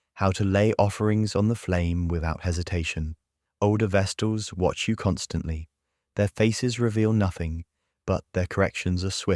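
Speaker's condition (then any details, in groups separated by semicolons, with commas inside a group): No condition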